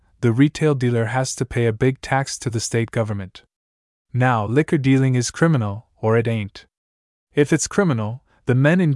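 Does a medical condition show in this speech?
No.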